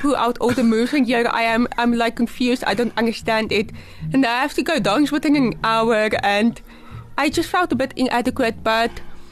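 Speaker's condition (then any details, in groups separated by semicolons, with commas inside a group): Deafness; community-funded cochlear implant, formerly hearing aid with disposable batteries, speech therapy at Coral Detour Centre Pretoria; rechargeable cochlear implant, difficulty understanding music; speaks a bit in back of throat, speech impediment, learned sound by feeling neck vibration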